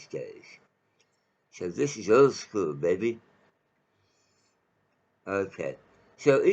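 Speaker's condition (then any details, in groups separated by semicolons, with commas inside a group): Mouth cancer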